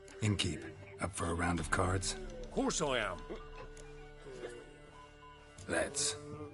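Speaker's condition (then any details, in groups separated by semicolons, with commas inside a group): No condition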